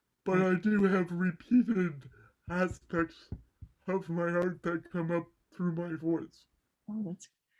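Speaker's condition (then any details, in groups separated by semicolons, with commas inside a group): Cerebral palsy; mild left side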